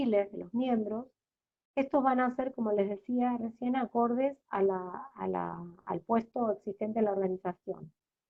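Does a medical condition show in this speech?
No.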